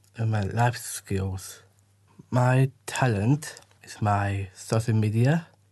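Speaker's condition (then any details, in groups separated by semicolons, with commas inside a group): Down syndrome; 20-year-old man; speech not always clear, word-finding difficulty, helped when listeners wait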